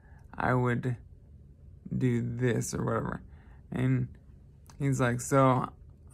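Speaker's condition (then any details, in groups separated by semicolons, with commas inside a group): Traumatic brain injury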